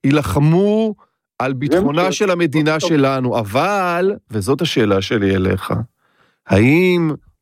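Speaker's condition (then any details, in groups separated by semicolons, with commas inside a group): No condition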